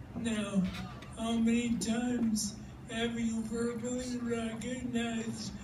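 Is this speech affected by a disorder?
Yes: ALS; pseudobulbar affect, involuntary crying or laughing; diagnosed about seven months ago, declining over past year.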